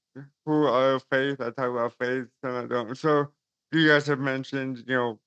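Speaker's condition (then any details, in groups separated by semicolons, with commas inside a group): Cerebral palsy; since birth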